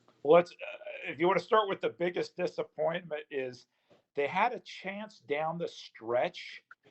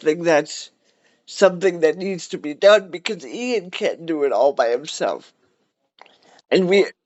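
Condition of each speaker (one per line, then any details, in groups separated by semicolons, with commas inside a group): No condition
Cerebral palsy; cerebral palsy, wheelchair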